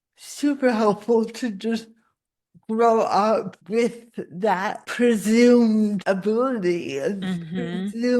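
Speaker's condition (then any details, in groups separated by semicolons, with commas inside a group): Cerebral palsy; spasticity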